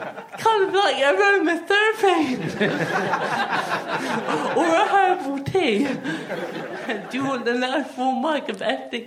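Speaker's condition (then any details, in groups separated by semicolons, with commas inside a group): Athetoid cerebral palsy; with myotonia and ataxia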